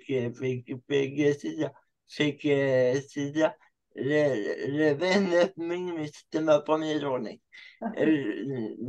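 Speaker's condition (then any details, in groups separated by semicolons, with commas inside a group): Cerebral palsy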